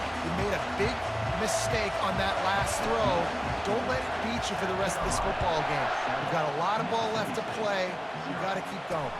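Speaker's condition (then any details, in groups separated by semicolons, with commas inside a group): No condition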